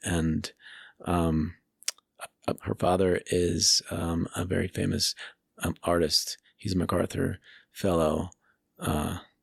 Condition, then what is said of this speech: Stuttering. My stutter is way worse when I have a hangover.